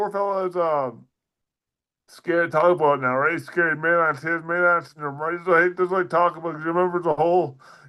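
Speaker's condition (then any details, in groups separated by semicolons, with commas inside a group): Dysarthria; weaker speech muscles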